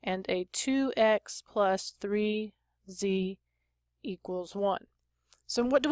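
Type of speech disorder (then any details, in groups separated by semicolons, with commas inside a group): None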